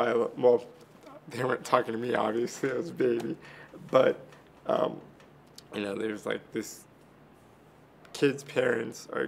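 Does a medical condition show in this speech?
Yes: cerebral palsy.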